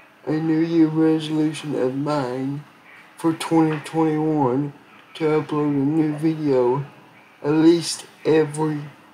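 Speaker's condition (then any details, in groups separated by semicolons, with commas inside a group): Cerebral palsy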